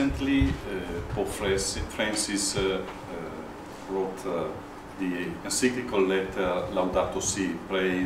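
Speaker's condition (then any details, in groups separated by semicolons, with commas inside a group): No condition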